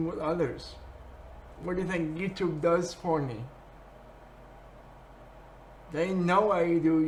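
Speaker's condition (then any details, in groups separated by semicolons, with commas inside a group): Cerebral palsy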